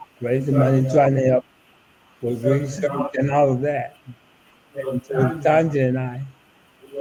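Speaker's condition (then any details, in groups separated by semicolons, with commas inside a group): ALS; about eight years since diagnosis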